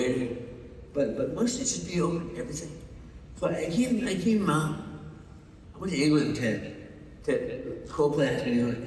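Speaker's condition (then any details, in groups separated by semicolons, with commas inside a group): Parkinson's; loses train of thought mid-sentence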